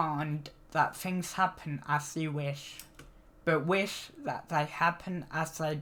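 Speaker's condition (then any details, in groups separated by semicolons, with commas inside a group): Cerebral palsy; needs frequent rest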